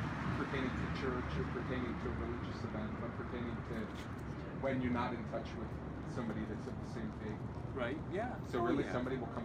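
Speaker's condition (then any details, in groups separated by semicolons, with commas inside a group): No condition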